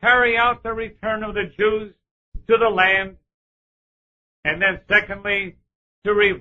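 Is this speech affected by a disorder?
No.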